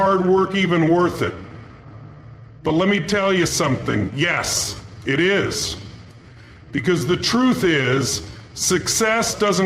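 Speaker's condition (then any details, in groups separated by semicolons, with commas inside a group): No condition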